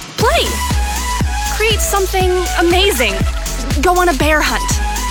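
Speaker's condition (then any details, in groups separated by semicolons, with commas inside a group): No condition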